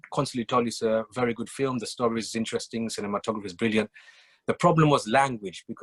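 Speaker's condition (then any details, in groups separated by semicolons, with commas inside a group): No condition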